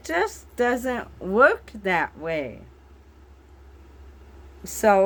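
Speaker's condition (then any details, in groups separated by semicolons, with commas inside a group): Bulbar ALS; bulbar onset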